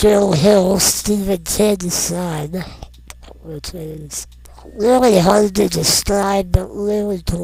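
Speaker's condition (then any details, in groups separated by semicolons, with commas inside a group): Non-progressive muscular dystrophy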